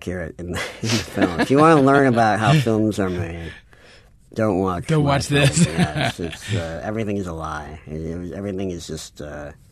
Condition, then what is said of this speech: Cleft palate. I mean, I have a cleft palate, and maybe this is obvious if you could hear it in my voice